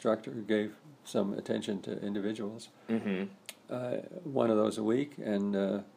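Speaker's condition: Parkinson's disease; about 10-11 years since diagnosis

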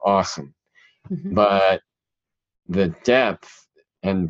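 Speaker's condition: Cleft palate; present since childhood

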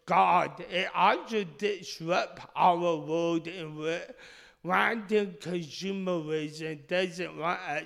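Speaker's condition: Speech impediment; initially misdiagnosed

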